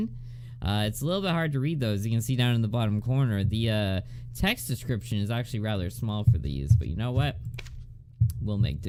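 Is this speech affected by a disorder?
No.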